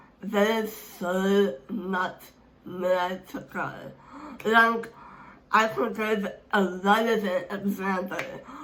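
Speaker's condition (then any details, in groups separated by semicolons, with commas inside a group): Speech impairment; hard to understand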